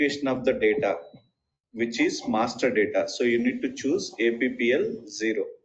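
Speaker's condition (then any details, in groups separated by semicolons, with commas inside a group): No condition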